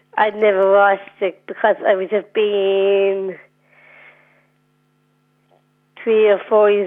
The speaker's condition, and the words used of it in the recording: Down syndrome. You get up, you sound so happy, you sound so bubbly.